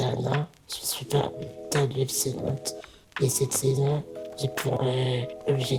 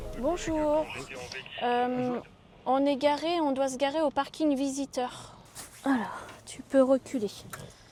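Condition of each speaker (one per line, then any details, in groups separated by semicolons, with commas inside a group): Myopathy; reduced mobility
No condition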